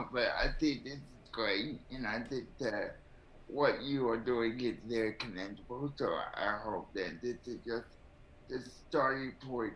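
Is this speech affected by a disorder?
Yes: cerebral palsy.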